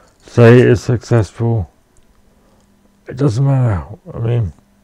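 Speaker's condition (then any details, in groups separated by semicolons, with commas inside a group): Cerebral palsy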